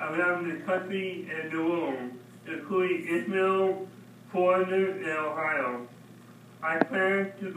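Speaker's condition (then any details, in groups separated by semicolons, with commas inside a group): Mild cerebral palsy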